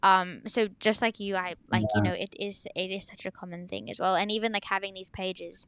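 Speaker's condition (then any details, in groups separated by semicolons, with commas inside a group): No condition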